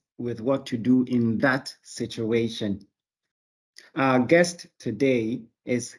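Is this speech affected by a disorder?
No.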